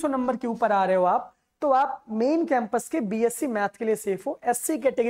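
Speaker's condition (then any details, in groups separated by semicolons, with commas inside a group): No condition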